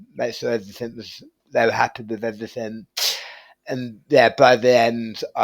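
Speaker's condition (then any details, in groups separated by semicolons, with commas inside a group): Tongue cancer surgery; right-side tongue surgery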